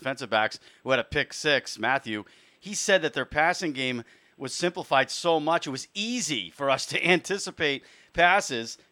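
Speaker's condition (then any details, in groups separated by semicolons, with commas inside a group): No condition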